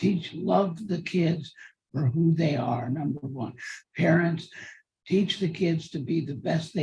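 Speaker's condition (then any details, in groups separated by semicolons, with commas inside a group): Cerebral palsy; from birth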